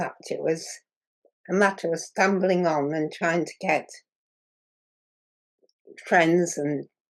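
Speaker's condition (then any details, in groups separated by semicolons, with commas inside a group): Muscular dystrophy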